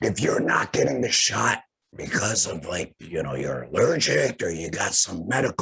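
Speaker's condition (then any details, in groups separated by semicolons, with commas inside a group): Laryngectomy; total laryngectomy for head and neck cancer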